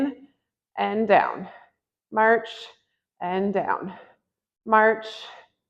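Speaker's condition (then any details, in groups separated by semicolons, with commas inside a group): No condition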